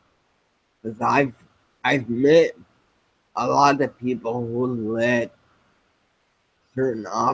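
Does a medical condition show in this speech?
Yes: spinocerebellar ataxia type 7, SCA7; speech.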